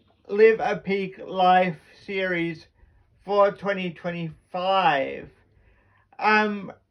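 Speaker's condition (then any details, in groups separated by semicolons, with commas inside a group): Cerebral palsy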